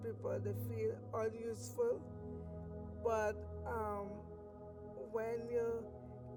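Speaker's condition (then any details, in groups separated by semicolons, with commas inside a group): Cerebral palsy; lifelong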